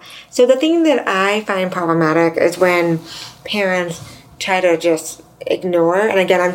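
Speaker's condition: Deafness, severe to profound; implant worse ear 34

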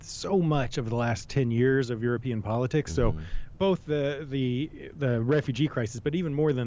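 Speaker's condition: No condition

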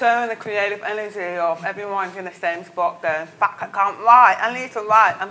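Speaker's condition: Profound deafness; grew up oral; communicates orally, still oral

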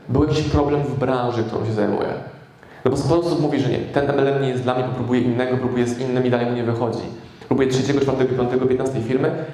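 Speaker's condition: No condition

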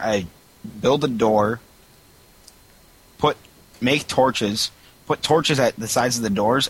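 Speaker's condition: No condition

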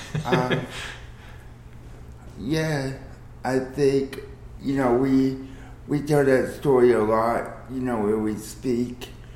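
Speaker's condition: Cerebral palsy; cerebral palsy with body spasms and gyrations

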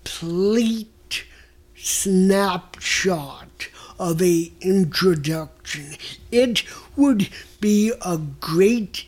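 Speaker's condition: Mild cerebral palsy; mild cerebral palsy from birth

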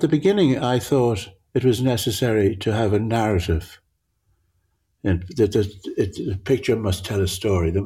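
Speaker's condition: Parkinson's; grouped objects merge together

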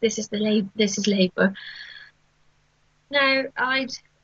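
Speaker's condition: No condition

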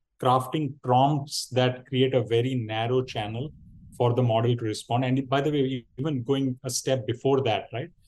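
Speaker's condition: No condition

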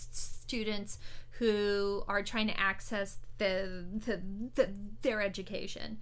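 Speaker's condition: Stuttering; described as a non-apparent disability, childhood link to Wells at Children's Hospital of Oakland; stutters openly, performs stand-up as a stuttering comic; once minimized talking, did not assert voice, changed after National Stuttering Association conference; repeated words, prolonged sounds

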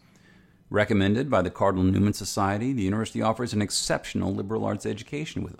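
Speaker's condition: No condition

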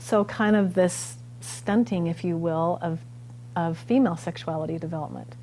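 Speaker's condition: No condition

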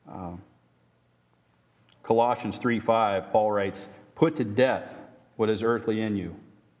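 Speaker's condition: No condition

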